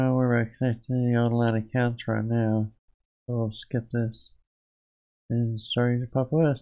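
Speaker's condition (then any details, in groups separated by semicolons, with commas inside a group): Parkinson's disease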